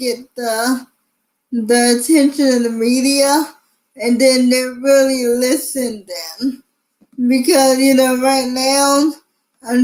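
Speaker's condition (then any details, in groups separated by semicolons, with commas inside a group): Cerebral palsy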